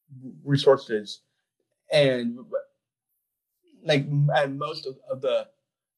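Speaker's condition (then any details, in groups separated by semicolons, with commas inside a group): Down syndrome; called very articulate by host, gave TEDx talk, runs public speaking business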